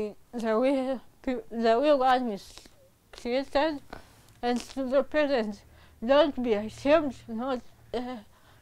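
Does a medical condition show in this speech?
Yes: cerebral palsy; from birth.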